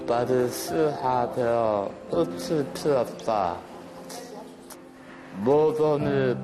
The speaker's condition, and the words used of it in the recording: Oral cancer. 여전히 발음 장애가 남아있지만 자신만의 ...